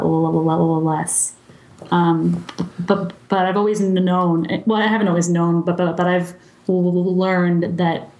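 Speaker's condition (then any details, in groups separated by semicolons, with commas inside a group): Stuttering; therapy over past 3 years: fluency shaping, stuttering modification, voluntary stuttering, subway talks with strangers; not always in control of speech, open about stuttering, speaks naturally; speech tools helped at times but not reduced stuttering, drops strategies needing unnatural speaking; repeated sounds, prolonged sounds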